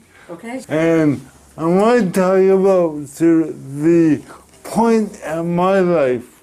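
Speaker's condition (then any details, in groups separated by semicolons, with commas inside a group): Cerebral palsy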